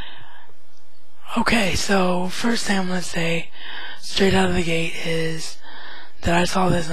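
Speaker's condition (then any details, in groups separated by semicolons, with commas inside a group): Cerebral palsy; wheelchair bound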